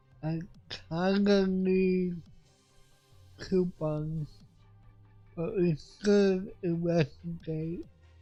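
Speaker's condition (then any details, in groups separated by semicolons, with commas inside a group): Cerebral palsy; affects voice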